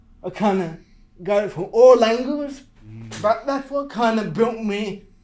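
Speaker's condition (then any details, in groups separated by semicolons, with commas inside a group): Cerebral palsy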